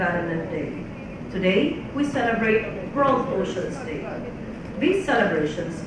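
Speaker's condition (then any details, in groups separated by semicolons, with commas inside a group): No condition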